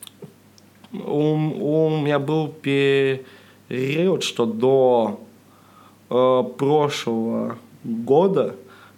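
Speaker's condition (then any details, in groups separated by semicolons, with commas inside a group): Stuttering, mild; persistent stutter, unable to get rid of it; stand-up comic, opens sets with jokes warning about stutter; slight stutter, sound and part-word repetitions, blocks, fillers, self-interruptions; repeated sounds, blocks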